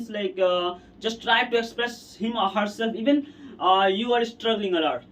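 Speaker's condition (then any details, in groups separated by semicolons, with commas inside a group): No condition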